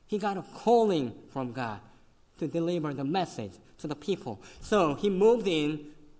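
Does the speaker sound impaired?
Yes: cleft lip and palate; congenital, severe.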